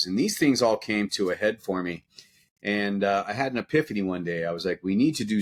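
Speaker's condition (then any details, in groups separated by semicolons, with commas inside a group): No condition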